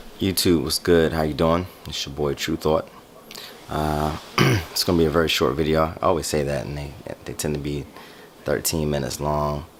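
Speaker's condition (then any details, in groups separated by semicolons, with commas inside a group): No condition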